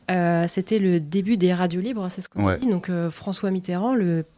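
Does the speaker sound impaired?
No.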